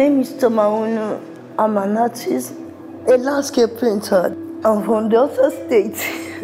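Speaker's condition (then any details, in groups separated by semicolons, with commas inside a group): Severe cerebral palsy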